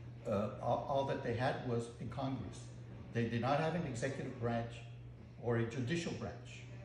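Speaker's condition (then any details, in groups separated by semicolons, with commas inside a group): No condition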